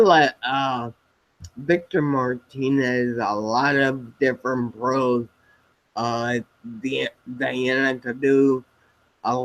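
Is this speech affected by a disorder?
Yes: spinocerebellar ataxia type 7, SCA7; speech.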